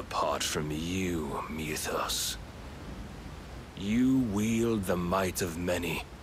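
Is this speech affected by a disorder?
No.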